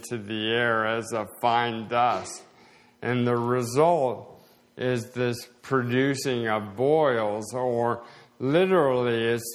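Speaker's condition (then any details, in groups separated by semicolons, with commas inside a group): Slowed speech, swallowing problems; seeing speech therapist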